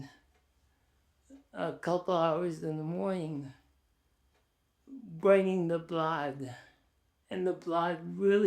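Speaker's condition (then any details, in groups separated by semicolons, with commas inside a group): ALS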